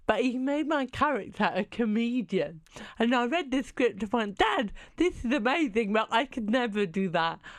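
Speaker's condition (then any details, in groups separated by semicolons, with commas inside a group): Cerebral palsy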